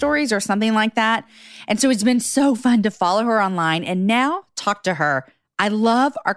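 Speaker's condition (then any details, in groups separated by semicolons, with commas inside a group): No condition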